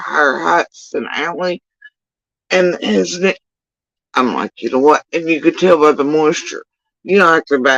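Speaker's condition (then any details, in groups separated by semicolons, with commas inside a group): Facial paralysis after surgery; tongue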